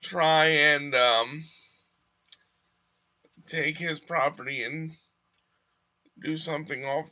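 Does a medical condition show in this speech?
Yes: cerebral palsy.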